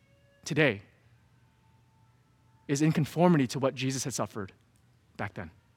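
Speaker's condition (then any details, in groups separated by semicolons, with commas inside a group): No condition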